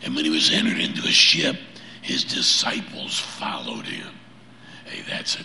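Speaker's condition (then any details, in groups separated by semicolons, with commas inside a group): Laryngeal cancer; no spread on MRI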